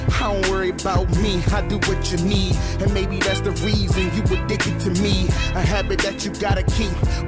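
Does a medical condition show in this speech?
No.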